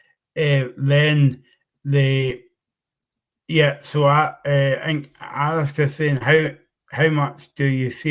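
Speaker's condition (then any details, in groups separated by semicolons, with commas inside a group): Cerebral palsy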